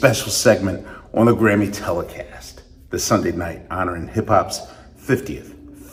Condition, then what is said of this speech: No condition.